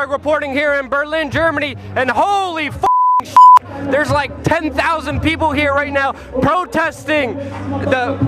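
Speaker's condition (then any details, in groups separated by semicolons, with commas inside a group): No condition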